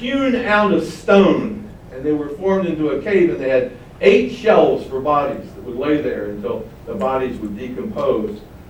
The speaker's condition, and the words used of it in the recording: No condition.